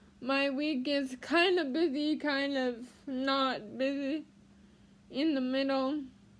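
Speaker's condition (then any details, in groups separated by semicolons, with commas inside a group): Cerebral palsy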